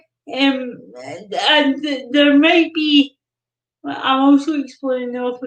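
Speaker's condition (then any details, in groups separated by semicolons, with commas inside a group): Cerebral palsy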